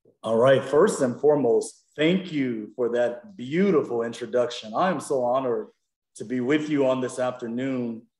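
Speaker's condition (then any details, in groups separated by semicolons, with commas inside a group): No condition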